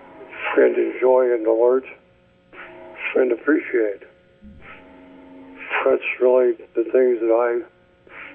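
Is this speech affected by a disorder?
Yes: ALS; first symptom twitches in chest, specialist took six to eight months to diagnose, almost six years since diagnosis; speech getting worse.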